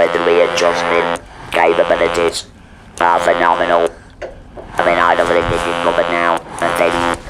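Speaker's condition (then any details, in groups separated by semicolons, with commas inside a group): Laryngeal cancer with laryngectomy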